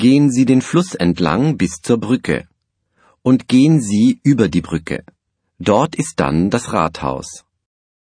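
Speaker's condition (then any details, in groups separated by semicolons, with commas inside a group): No condition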